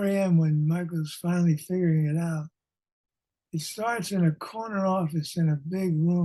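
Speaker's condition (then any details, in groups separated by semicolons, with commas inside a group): Parkinson's disease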